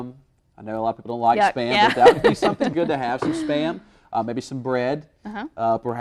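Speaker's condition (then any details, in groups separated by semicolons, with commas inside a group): No condition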